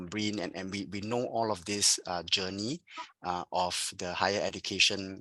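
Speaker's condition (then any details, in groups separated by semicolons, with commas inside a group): No condition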